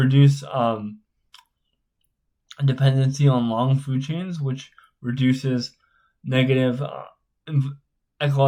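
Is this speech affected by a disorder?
Yes: spastic cerebral palsy.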